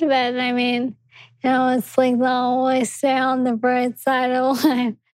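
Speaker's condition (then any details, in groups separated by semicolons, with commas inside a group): ALS; progressive degenerative muscle disease, leg symptom onset, diagnosed at 29 by Dr. Neil Schneider, Columbia; age 30, several years since onset, one medication available; speech affected by ALS, noticeable on podcasts and shows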